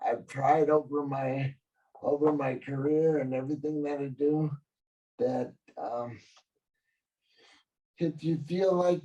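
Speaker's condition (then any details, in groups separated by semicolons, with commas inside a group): Cerebral palsy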